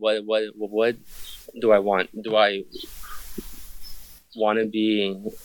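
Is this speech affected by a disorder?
Yes: stutter; stutter since childhood, always a problem growing up; still stutters, gives interviews regularly; here repeated words, prolonged sounds.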